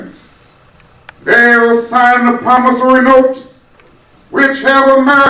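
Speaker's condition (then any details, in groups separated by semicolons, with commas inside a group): No condition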